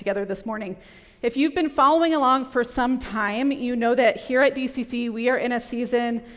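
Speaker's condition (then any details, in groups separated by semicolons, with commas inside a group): No condition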